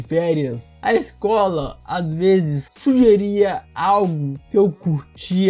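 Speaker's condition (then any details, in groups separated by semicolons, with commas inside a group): Cerebral palsy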